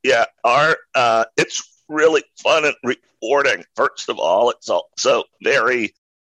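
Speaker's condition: Neurological voice disorder; rare neurological voice disorder acquired during housing and mortgage collapse, described as trauma-based wound to voice, partial voice loss; onset made speaking particularly difficult, now sounds unique or funky but fully intelligible, speaks freely without pain

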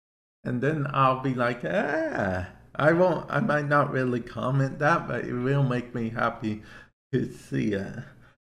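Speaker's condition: Cerebral palsy; affects speech to an extent

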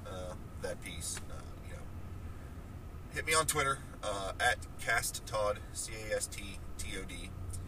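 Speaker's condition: No condition

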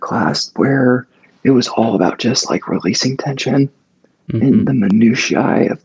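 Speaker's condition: Mixed spasmodic dysphonia, mixed (abductor and adductor); multiple sclerosis ruled out by MRI

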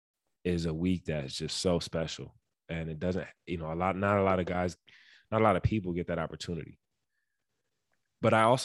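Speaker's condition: No condition

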